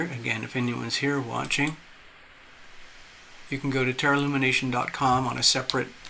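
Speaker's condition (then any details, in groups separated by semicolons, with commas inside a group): No condition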